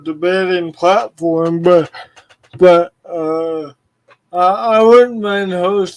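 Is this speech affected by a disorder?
Yes: cerebral palsy.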